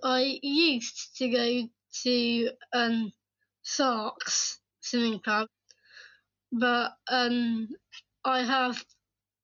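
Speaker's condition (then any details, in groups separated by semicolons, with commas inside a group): Down syndrome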